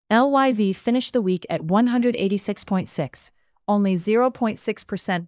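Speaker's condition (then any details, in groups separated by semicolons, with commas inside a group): No condition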